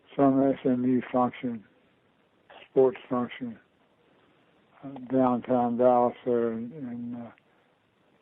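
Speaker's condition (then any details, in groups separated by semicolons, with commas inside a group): Parkinson's disease; diagnosed about two years ago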